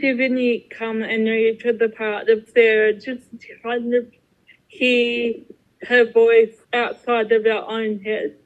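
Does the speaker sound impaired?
Yes: cerebral palsy.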